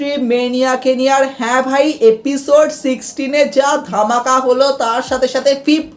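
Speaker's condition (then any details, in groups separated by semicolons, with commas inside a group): No condition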